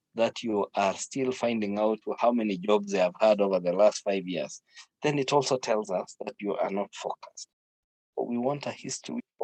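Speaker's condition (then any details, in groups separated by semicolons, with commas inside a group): No condition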